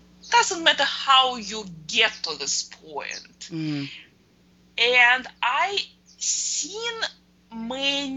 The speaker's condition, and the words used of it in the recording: Stuttering. I still stutter, but still I can talk fluently in many, or I seem fluent to me, I was afraid that people may react to me like